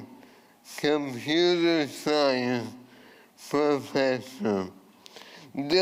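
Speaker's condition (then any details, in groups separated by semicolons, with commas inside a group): ALS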